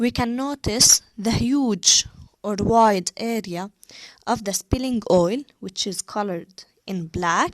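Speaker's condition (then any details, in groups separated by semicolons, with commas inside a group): No condition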